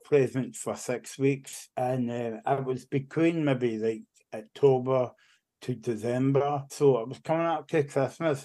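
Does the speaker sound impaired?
Yes: cerebral palsy; cerebral palsy affecting right side, used Zimmer frame when younger, school physio to walk unaided; childhood speech hard for others to understand, speech therapy at school, learned to talk.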